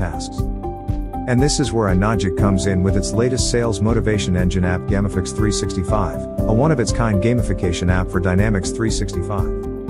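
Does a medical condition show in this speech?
No.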